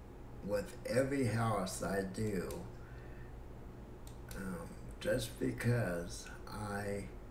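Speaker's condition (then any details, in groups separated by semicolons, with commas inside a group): Cerebral palsy; breathing fine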